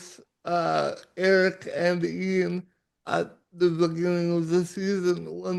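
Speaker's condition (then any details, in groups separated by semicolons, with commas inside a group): Cerebral palsy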